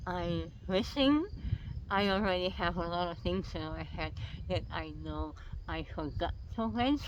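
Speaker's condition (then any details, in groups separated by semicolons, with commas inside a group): Oral cancer; tracheostomy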